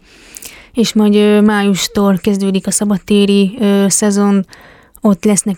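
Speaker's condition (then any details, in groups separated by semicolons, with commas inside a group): Hearing impairment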